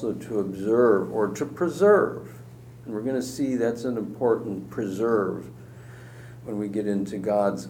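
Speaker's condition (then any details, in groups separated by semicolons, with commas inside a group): No condition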